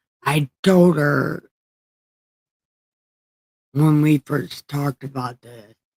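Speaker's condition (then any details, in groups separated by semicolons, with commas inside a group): Brain injury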